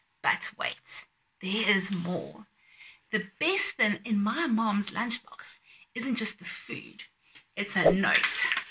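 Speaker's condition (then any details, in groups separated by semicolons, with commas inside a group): No condition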